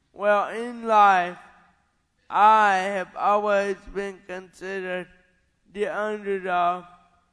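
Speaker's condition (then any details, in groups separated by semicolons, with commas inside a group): Cerebral palsy; caused by parents' lifestyle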